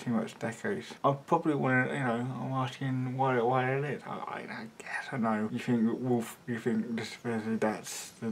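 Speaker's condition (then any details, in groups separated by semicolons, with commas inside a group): Cerebral palsy, mild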